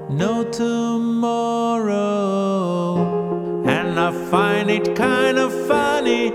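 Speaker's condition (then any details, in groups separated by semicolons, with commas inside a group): No condition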